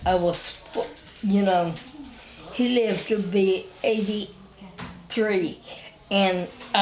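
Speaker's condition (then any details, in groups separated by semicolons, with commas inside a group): Spinal ataxia; wheelchair user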